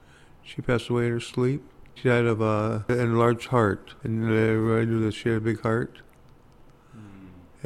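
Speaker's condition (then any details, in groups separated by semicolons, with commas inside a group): Parkinson's disease; hard time talking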